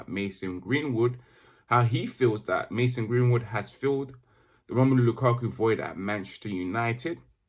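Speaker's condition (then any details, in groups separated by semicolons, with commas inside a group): No condition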